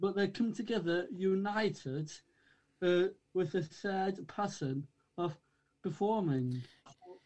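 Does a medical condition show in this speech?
Yes: Down syndrome; from birth.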